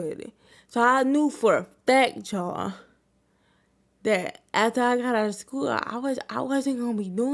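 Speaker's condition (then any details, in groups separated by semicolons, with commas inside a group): Cerebral palsy; wheelchair user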